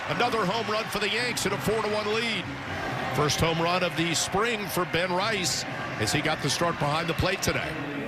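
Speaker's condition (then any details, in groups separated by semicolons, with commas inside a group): No condition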